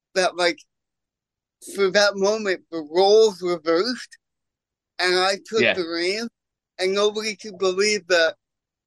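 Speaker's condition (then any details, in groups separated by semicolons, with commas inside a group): Cerebral palsy; congenital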